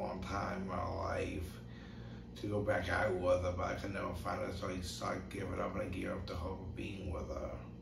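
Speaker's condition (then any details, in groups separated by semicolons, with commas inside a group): Brain injury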